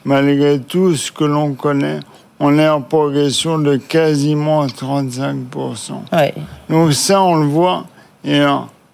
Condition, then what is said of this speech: ALS (motor neuron disease). Donc forcément, quand je viens face à vous, j'ai une voix difficile.